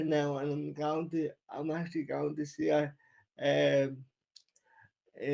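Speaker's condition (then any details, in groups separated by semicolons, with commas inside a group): Cerebral palsy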